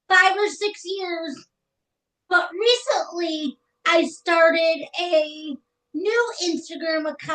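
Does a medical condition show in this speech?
Yes: cerebral palsy.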